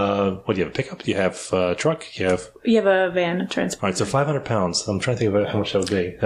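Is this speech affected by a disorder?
No.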